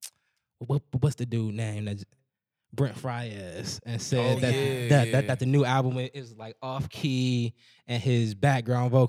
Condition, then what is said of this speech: Stuttering. It's like, and I stutter, so it's like, all right.